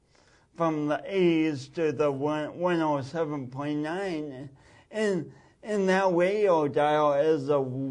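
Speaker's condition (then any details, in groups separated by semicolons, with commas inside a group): Speech impediment from birth oxygen loss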